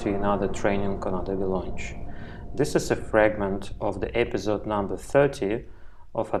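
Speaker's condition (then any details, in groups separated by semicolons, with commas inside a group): No condition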